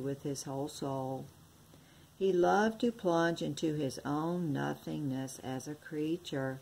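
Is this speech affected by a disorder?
No.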